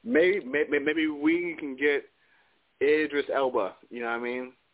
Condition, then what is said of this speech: Stuttering. It's funny because I have a stutter now, as I'm sure you've heard.